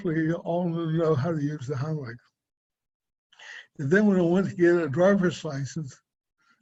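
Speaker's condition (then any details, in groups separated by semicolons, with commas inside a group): Cerebral palsy; affects speech and swallowing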